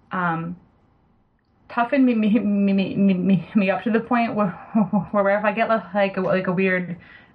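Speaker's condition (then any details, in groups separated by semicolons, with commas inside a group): Stuttering; past stuttering therapy with desensitization, learned to live effectively with stuttering; stutters when talking with patients, listeners sometimes react oddly to stuttering; repeated sounds, repeated words, prolonged sounds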